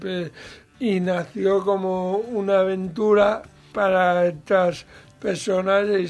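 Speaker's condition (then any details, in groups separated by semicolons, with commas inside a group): Cerebral palsy; mild, lesser degree of disability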